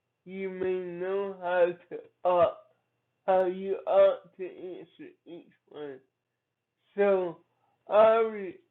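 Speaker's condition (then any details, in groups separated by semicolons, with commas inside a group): Cerebral palsy; from birth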